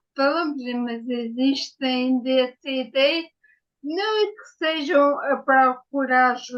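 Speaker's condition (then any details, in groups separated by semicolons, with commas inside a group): Ataxia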